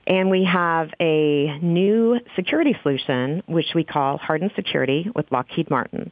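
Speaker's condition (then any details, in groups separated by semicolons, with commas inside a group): No condition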